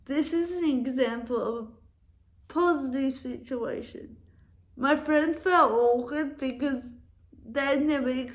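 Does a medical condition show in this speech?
Yes: cerebral palsy; affects walking and speech.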